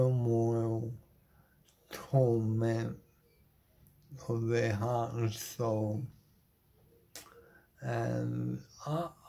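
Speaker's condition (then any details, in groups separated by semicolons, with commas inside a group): Motor neuron disease; terminal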